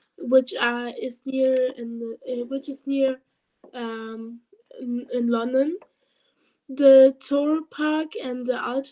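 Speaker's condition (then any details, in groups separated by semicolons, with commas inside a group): No condition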